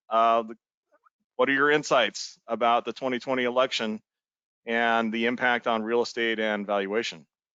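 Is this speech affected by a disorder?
No.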